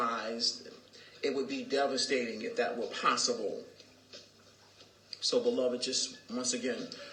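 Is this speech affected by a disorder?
No.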